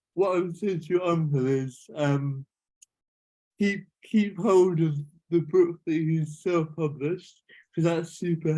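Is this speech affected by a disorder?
Yes: cerebral palsy.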